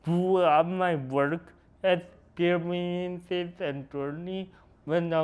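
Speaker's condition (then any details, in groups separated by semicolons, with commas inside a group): Cerebral palsy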